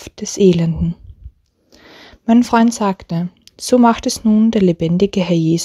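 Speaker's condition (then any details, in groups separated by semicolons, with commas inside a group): No condition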